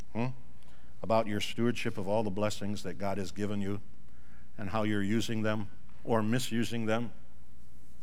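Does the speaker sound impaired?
No.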